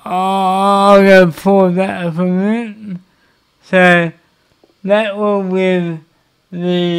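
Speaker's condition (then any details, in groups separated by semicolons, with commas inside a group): Cerebral palsy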